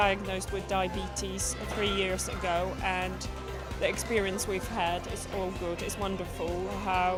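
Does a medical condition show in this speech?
No.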